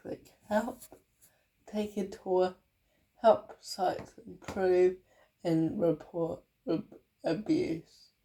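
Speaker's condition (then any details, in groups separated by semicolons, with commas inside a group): Cerebral palsy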